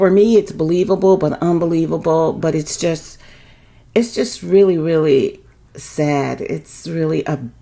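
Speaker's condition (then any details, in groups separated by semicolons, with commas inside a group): No condition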